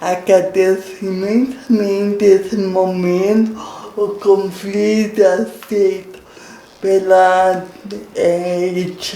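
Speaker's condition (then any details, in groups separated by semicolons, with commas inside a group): Cerebral palsy; from birth, affects diction and motor control; impaired diction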